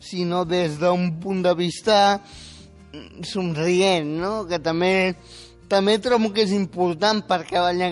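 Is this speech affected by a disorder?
Yes: spastic quadriplegic cerebral palsy; neurons lost, no control of legs, legs strapped to keep controlled, uses wheelchair, doctor error suspected but unproven; control of speech retained, good communicative ability.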